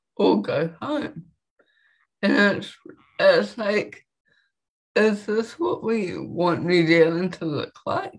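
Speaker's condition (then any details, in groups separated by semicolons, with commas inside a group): Cerebral palsy; walks, no wheelchair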